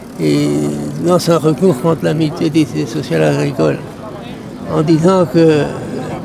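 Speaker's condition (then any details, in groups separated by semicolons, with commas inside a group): Parkinson's disease; pesticide exposure over 27 years at Coralis Cooperative, skin and inhalation, weakened bones, pronounced stooped posture; no teeth left due to bone weakening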